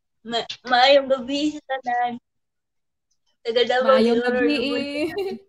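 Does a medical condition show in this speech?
Yes: cerebral palsy.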